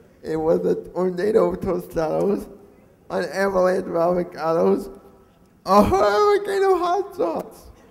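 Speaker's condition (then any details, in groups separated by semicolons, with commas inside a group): Cerebral palsy; mixed quadriplegic type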